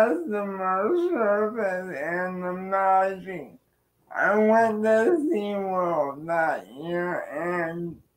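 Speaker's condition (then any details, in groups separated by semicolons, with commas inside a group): Cerebral palsy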